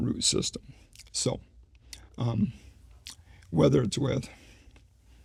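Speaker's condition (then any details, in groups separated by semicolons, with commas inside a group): ALS; needs voice rest during conversation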